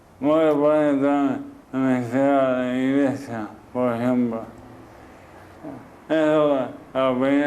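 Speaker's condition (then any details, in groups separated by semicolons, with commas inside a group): Amyotrophic lateral sclerosis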